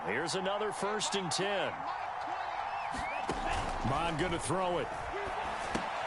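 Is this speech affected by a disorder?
No.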